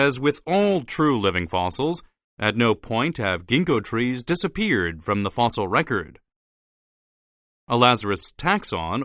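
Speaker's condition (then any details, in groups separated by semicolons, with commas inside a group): No condition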